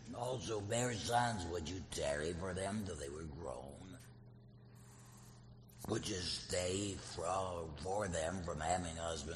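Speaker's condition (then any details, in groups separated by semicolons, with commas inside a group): Laryngectomy, voice prosthesis; like a kazoo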